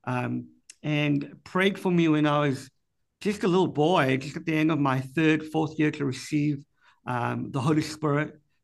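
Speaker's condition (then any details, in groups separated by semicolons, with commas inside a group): Cleft palate; speech impediment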